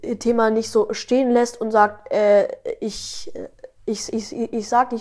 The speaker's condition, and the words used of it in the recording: Stuttering. Und es ist so, dass ich beim Rappen und Singen fast nie stottere.